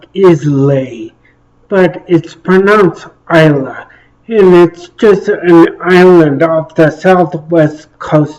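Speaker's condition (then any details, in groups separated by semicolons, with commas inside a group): Traumatic brain injury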